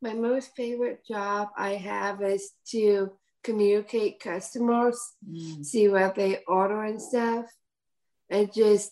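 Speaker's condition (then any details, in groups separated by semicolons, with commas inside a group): Down syndrome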